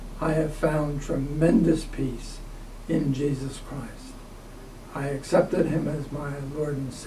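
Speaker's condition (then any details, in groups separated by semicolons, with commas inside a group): ALS; diagnosed about six years ago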